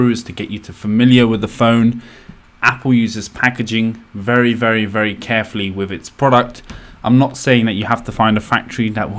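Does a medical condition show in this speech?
No.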